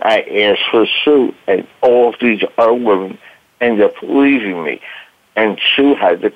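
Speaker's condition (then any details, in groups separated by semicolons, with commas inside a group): Voice box damage from tracheostomy; 1-2 week coma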